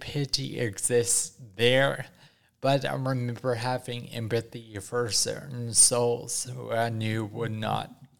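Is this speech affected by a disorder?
Yes: ataxia after strokes, mild; initially nonverbal, knew only ASL alphabet, improvised signs, now slight speech impediment, not really bad.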